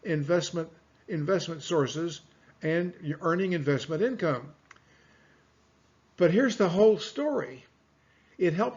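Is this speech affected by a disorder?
No.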